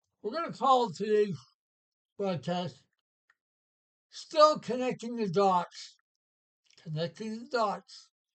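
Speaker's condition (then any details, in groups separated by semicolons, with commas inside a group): Parkinson's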